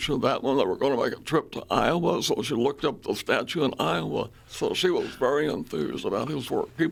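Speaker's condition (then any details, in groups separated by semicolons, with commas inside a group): Spasmodic dysphonia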